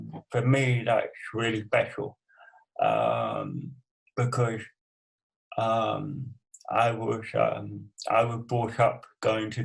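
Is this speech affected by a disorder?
Yes: cerebral palsy; from birth.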